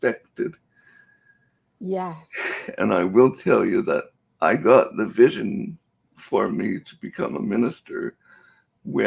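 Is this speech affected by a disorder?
Yes: cerebral palsy.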